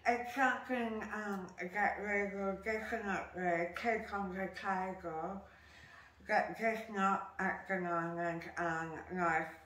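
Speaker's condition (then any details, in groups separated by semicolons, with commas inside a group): Jaw cancer surgery; tracheostomy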